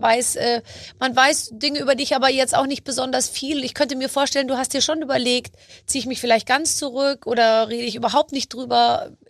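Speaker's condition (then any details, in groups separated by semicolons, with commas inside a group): No condition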